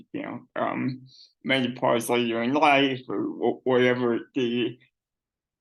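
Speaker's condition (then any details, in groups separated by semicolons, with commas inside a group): Cerebral palsy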